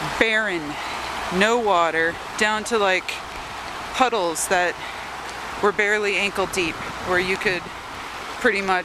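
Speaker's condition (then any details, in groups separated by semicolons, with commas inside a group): No condition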